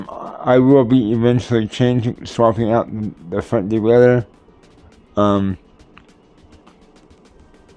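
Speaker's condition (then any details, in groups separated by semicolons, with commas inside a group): Cerebral palsy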